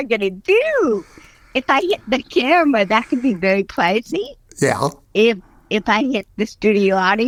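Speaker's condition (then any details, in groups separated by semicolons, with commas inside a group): Cerebral palsy; since early childhood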